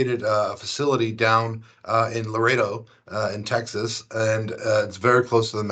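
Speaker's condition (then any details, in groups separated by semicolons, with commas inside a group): No condition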